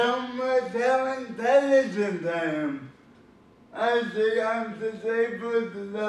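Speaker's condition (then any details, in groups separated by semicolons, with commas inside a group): Cerebral palsy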